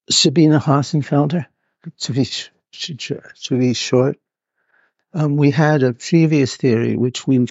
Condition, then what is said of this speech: Parkinson's disease. This is one of the reasons why the audio was tough to capture at different points.